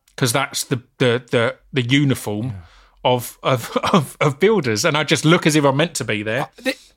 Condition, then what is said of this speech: Stuttering. Yeah. And then I speak and I've got a stammer and it ruins everything.